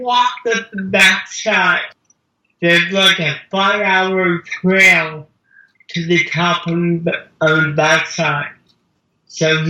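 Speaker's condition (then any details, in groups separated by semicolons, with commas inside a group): Cerebral palsy; wheelchair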